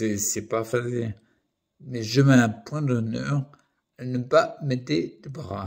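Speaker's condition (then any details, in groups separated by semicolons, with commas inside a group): Primary progressive multiple sclerosis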